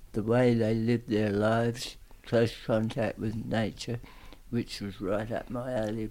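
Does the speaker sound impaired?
Yes: tongue cancer; aggressive tongue cancer, radiotherapy and chemotherapy, stomach feeding tube for swallowing problems after treatment; speech and swallowing problems persist to a certain extent; lasting speech and swallowing problems, still present to a certain extent.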